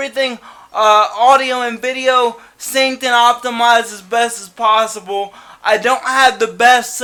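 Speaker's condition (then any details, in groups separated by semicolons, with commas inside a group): Cerebral palsy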